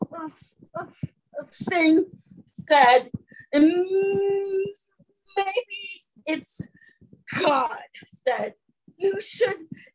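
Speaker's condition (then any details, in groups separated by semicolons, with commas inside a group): Stuttering; attended a speech course; repeated sounds, prolonged sounds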